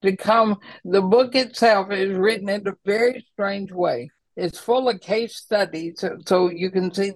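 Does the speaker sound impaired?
Yes: ALS; slurred speech.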